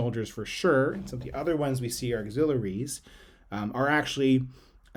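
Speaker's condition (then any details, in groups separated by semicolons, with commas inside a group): No condition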